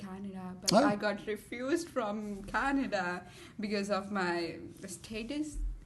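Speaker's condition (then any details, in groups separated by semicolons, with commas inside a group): No condition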